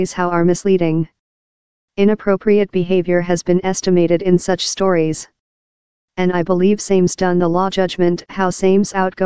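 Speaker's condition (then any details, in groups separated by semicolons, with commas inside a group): No condition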